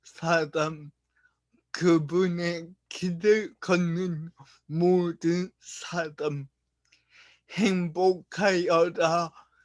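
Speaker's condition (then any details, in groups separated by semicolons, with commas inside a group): Brain lesion disability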